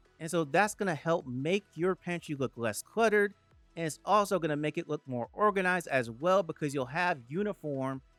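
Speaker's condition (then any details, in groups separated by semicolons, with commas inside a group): No condition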